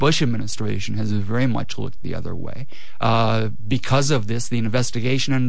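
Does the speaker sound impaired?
No.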